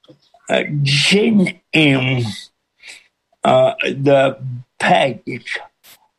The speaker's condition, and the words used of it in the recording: Cerebral palsy. Because I'm going to turn the boy loose on stage, but nobody can understand me.